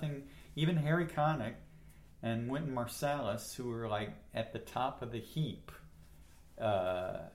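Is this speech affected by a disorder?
No.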